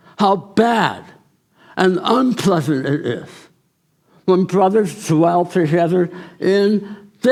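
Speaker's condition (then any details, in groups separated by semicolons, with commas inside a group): Tongue cancer surgery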